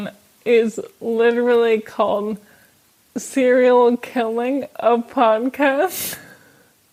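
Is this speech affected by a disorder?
Yes: ALS.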